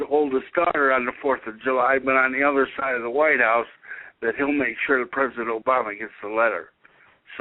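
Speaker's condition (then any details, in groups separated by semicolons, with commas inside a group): Cerebral palsy; able to speak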